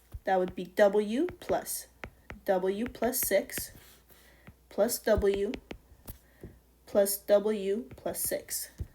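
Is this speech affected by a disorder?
No.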